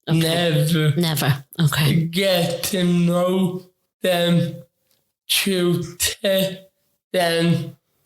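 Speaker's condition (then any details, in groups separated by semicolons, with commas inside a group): Ataxic cerebral palsy; affects talking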